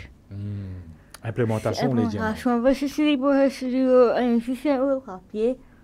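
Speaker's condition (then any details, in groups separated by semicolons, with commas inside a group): Cerebral palsy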